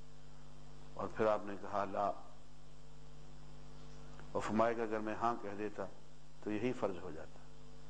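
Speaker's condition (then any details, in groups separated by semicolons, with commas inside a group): No condition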